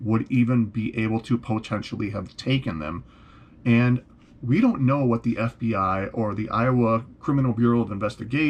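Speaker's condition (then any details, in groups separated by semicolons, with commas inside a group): No condition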